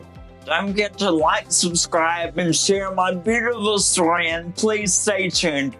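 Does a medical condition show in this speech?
Yes: cerebellar ataxia; two brain surgeries; ongoing coordination work; articulation impediment, coordination problems affect speech.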